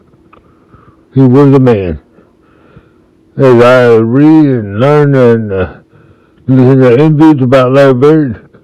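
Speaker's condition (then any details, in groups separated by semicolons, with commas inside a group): Multiple sclerosis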